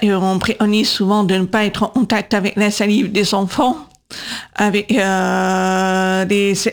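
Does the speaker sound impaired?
Yes: deafness from birth, profound sensorineural deafness, congenital CMV; congenital deafness from cytomegalovirus (CMV), diagnosed around 18 months, severe at birth, dropped at age 8; cochlear implants, classic hearing aids no longer help, radio inaccessible, age 37; speaks on air with own voice, live transcription by Céline Ripoll.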